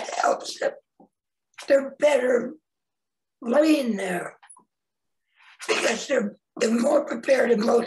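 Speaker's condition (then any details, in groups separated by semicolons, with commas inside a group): Laryngectomy; laryngectomy for head and neck cancer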